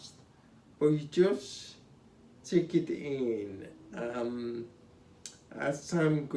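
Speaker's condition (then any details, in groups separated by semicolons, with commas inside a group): Spinocerebellar ataxia (sca7)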